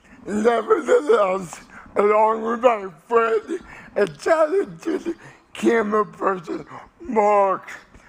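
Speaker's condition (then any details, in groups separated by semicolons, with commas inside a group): Cerebral palsy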